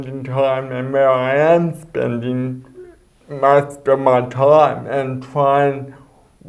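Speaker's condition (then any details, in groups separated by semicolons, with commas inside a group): Cerebral palsy; speech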